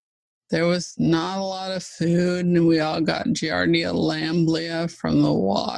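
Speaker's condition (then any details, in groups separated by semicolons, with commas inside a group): ALS (Lou Gehrig's disease); fast progressing form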